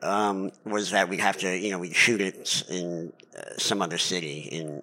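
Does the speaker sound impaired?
Yes: cleft palate; lifelong.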